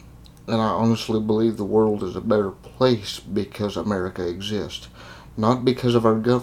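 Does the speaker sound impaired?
Yes: cerebral palsy; congenital cerebral palsy, confined to a wheelchair.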